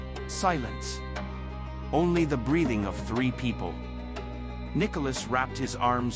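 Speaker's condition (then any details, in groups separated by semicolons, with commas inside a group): No condition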